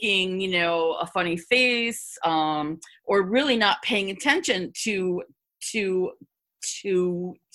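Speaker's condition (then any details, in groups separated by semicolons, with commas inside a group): Stuttering; childhood-onset stuttering, no childhood therapy, covert over 30 years, unconscious word switching, open since 2007 Albany NSA chapter; stutters openly, tells people about stuttering, no longer switching words; mostly repetitions, occasional blocks; repeated sounds, prolonged sounds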